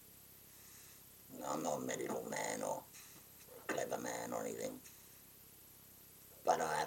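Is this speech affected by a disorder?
Yes: total laryngectomy; stage 4 laryngeal cancer, total laryngectomy by Mr. Tagar, head and neck chemoradiotherapy, one-ear deafness, anosmia; recently finished treatment, no evidence of disease, shoulder nerve pain, on opioids, sleeps upright, legs weak; voice valve speech, leaks leave no voice, electrolarynx backup, not heard in groups, swallow about 10%.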